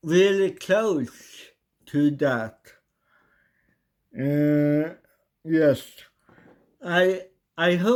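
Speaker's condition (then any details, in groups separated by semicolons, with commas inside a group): Cerebral palsy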